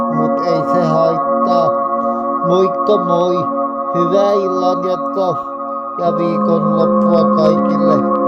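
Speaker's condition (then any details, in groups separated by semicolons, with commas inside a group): Cerebral palsy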